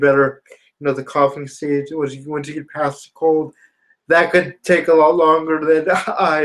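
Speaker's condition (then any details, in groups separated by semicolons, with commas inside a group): Spastic quadriplegia cerebral palsy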